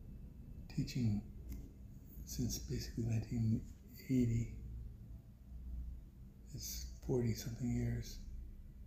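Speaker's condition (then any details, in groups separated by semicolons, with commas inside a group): Parkinson's; voice weakened by Parkinson's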